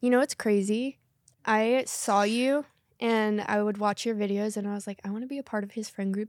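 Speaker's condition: No condition

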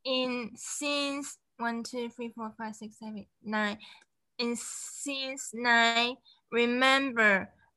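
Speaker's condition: Aphasia; aphasia and aplasia after being hit by car at crossroad last year; better now, had physical, occupational and speech therapy, heel-toe walking

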